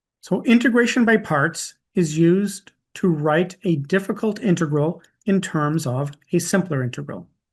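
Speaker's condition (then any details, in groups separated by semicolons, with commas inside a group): No condition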